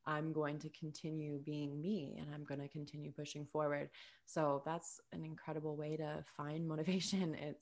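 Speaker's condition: No condition

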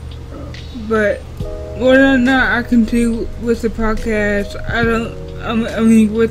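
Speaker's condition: Cerebral palsy; wheelchair user

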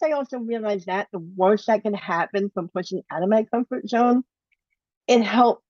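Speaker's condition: Bilateral cleft lip and palate

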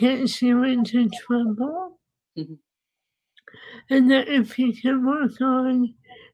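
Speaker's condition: ALS; voice has obviously changed, once thought unable to sing, singing helps speaking and breathing

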